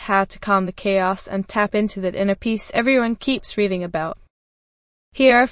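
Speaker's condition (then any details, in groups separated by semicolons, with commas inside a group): No condition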